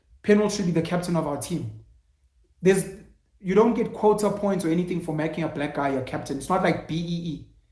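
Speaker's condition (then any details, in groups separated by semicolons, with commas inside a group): No condition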